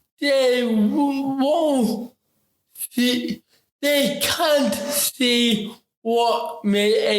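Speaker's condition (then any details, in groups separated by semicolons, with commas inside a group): Ataxic cerebral palsy; affects talking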